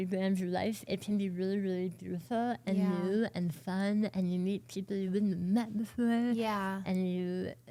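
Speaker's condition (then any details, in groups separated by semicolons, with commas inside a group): Oral cancer, partial glossectomy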